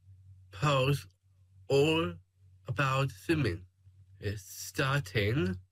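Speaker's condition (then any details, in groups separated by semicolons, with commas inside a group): Down syndrome; age 21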